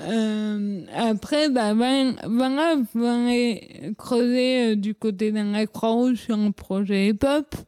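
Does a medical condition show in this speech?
Yes: cerebral palsy; leg surgery around age 14 with several medical errors, atypical gait, childhood speech, psychomotor and physiotherapy; all rehabilitation including physiotherapy stopped at age 18, speech and psychomotor therapy stopped earlier.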